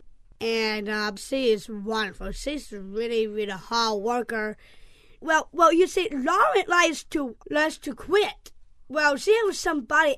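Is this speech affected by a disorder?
Yes: Down syndrome; from birth, delivering doctor concerned at once, diagnosis confirmed about 2 weeks after birth.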